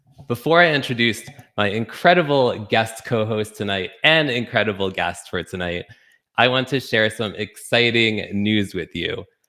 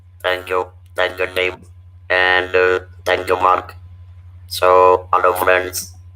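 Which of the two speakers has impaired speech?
The second: laryngectomy (vocal cords removed) after stage IV vocal cord cancer; larynx removed for stage 4a voice fold cancer, neck dissection; breathlessness before diagnosis, lost speech, later regained speech.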